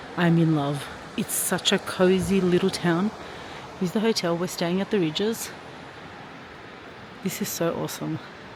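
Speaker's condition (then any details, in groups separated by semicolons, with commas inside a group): No condition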